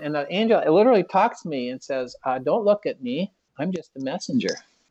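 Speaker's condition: No condition

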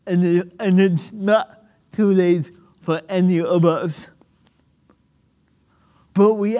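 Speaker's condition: Cerebral palsy; speaking a little difficult, more difficult when nervous, listeners may need to rewind

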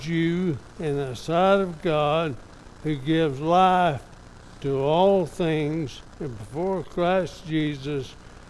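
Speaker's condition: ALS; diagnosed 2.5 months ago, more physically limited than a year ago, progressing

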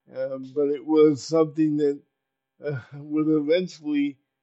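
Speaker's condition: Cerebral palsy; very little fine motor skill

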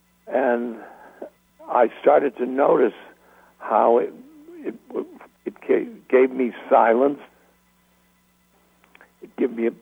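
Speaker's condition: Expressive aphasia; caused by stroke, partial paralysis; 10 years since stroke, physical therapy, Rolfing, walks in swimming pool on Maui; keeps silence in lectures, no longer explains it, announces aphasia to audience

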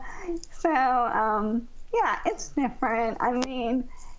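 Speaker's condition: ALS; used amplifier much of the time to be heard

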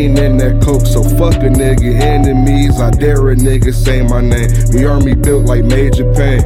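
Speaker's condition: No condition

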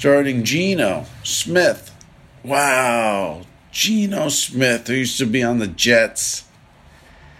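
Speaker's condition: No condition

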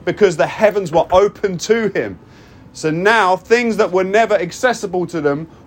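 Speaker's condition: No condition

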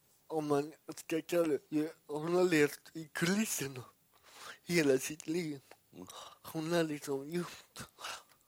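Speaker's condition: Cerebral palsy; much improved through practice

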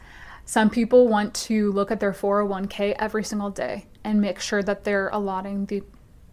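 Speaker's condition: No condition

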